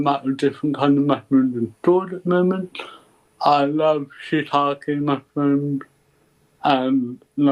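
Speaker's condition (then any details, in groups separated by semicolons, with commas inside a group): Cerebral palsy; ataxic type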